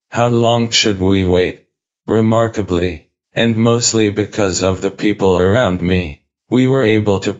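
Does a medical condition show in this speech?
Yes: ALS, through a speech-generating device; diagnosed at age 34, lost walking, talking and breathing, tracheostomy and ventilator; eight years since diagnosis, ventilator dependent via tracheostomy; cannot speak, eye-activated synthetic voice built from voice banking, types replies, silences while typing.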